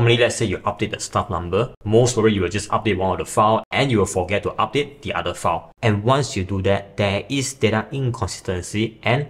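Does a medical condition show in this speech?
No.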